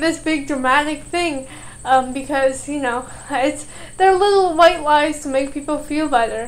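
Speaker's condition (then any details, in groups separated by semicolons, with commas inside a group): Cerebral palsy, mild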